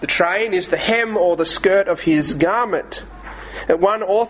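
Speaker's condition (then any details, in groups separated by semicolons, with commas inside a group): No condition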